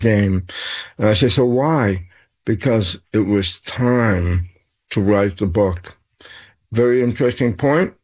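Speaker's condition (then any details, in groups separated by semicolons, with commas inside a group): Tongue cancer; tongue tumor, malignant on throat scan, hearing problem and ear pain at onset, ENT doctor; later scan reported benign tumor; slurred speech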